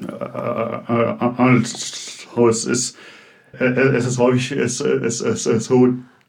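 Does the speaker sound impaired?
Yes: stuttering; stuttering present even in dreams, onset age unknown; speech not fluent, blocks, fluency disorder only, knows what to say; here repeated sounds, prolonged sounds.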